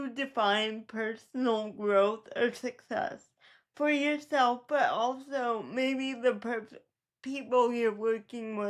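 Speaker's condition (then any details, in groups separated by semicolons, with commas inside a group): Cerebral palsy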